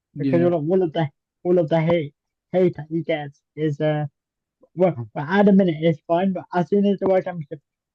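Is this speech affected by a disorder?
Yes: cerebral palsy.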